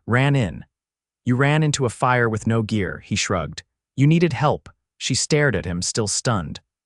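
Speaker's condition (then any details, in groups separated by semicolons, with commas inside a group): No condition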